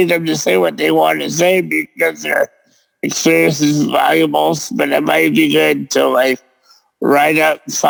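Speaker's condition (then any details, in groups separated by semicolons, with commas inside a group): Cerebral palsy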